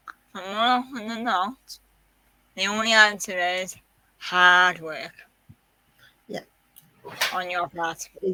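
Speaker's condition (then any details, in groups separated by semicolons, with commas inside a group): Quadriplegic cerebral palsy; quadriplegic, from birth, spinal curvature, surgery declined, broken hip; walking with frame, stamina improving with exercise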